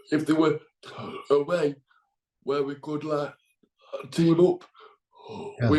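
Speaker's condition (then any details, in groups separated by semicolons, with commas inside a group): Cerebral palsy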